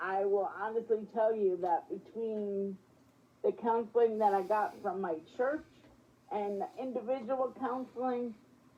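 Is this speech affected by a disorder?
Yes: spastic quadriplegic cerebral palsy.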